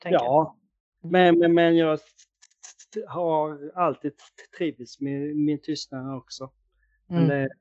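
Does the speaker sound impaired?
Yes: stuttering; onset at age 4-5, at 22 decided stuttering would not hinder him, Stamningsföreningen i Halland practice; rather good speech now, practises a lot in Stamningsföreningen i Halland, speaks publicly, lectures; gets stuck, formerly more at word starts, cannot get words out, past silent stuttering, short sentences, urge to speak fast; here repeated words, blocks.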